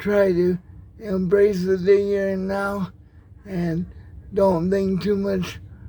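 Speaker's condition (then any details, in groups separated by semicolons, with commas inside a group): Cerebral palsy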